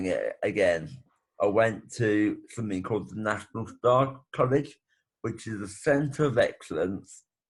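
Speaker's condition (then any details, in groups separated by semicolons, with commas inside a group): Brain bleed with facial paralysis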